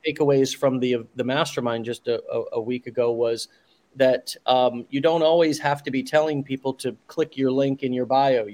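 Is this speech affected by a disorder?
No.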